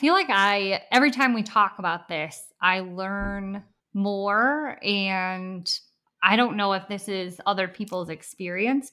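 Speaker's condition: Bilateral cleft lip and palate; born essentially without palate

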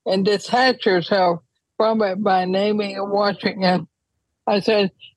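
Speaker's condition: ALS; diagnosed last fall, changing and expanding needs for multi-specialist medical care

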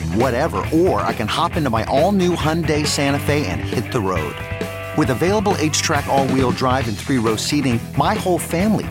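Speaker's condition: No condition

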